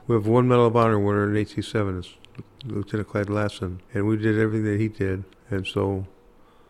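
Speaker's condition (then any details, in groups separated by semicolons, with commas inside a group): Parkinson's disease; hard time walking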